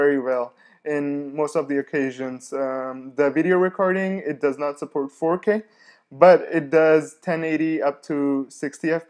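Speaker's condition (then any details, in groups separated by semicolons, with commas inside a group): No condition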